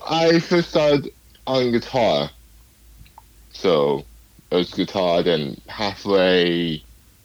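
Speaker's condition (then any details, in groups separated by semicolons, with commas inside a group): Cerebral palsy; past speech therapy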